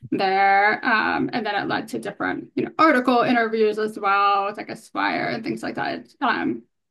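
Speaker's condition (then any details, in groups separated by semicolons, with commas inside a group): Hearing loss, bilateral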